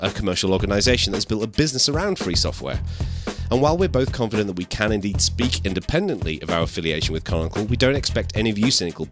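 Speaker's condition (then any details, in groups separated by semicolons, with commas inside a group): No condition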